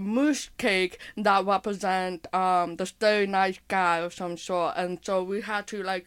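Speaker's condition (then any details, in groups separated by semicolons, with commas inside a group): Hearing impairment with speech impairment; speech and hearing impairments sometimes affect talking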